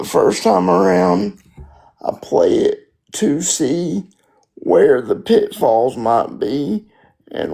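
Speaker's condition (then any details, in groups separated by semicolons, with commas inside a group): Spastic quadriplegic cerebral palsy; spastic quadriplegic form, spinal surgery at age 6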